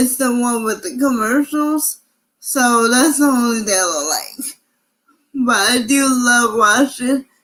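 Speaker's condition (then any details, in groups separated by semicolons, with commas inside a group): Cerebral palsy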